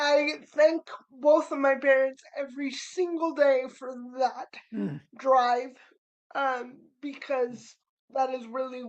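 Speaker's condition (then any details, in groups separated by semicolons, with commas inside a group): Cerebral palsy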